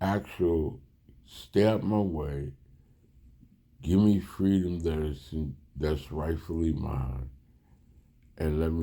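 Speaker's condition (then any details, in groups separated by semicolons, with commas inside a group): Slurred speech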